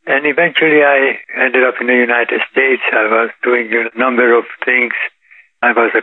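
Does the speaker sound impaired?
Yes: Parkinson's disease; Parkinson's detected about 8 years ago, now 84, daily yoga practice and 3-mile walks credited.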